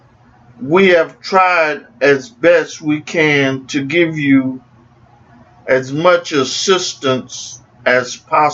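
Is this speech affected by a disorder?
No.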